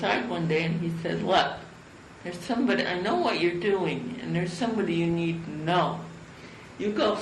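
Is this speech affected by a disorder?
Yes: cerebral palsy; from birth.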